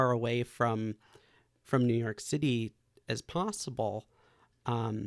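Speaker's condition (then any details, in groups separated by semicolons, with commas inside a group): No condition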